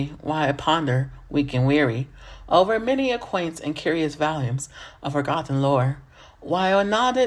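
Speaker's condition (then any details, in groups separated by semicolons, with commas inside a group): No condition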